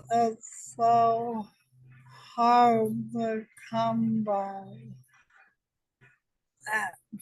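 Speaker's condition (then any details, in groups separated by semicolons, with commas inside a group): ALS; diagnosed almost five years ago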